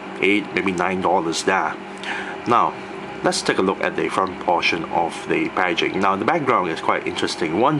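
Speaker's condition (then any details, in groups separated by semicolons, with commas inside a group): No condition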